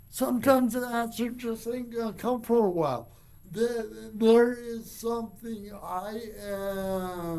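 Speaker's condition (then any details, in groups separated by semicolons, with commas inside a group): Cerebral palsy; from birth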